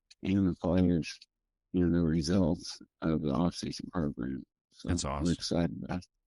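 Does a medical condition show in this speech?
Yes: primary progressive multiple sclerosis.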